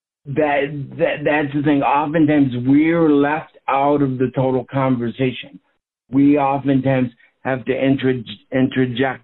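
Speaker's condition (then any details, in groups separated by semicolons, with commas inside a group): Cerebral palsy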